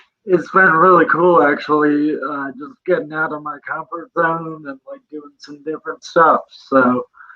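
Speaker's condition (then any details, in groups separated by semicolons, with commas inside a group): Cerebral palsy; present from birth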